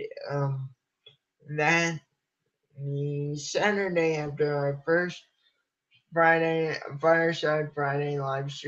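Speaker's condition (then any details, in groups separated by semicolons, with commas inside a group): Cerebral palsy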